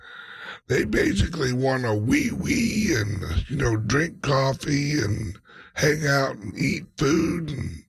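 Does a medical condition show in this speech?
Yes: speech impediment, mild.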